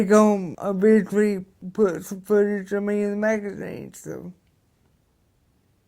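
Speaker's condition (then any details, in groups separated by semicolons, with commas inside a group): Cerebral palsy; from birth, several leg operations, muscle tone affected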